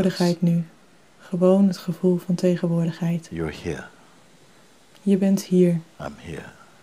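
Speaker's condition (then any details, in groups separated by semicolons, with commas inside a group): No condition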